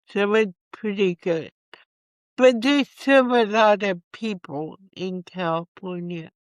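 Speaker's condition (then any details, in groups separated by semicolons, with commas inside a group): Cerebral palsy; from birth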